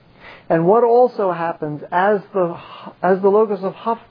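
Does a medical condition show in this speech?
No.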